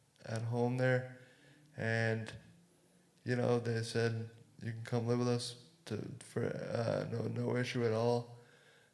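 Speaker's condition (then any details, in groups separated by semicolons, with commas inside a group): Cerebral palsy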